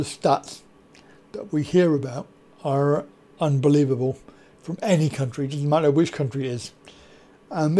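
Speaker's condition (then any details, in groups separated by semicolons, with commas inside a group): Cerebral palsy; back surgery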